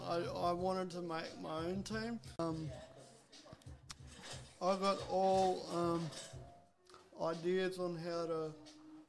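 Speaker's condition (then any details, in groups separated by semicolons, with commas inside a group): Cerebral palsy; from birth, back operation at age 5 severing nerves to reduce spasms, hands, legs, 11 hours; deep voice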